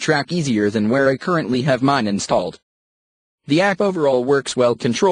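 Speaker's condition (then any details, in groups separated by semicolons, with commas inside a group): No condition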